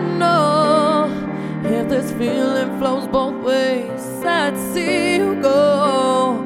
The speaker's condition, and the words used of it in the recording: No condition.